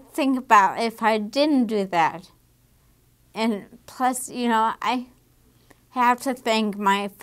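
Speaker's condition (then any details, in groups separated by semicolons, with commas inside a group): Damaged diaphragm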